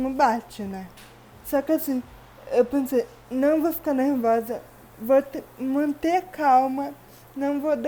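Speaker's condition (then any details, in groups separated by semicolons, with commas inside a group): Cerebral palsy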